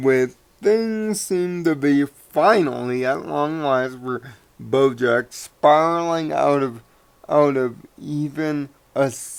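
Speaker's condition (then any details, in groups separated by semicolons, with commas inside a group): Cerebral palsy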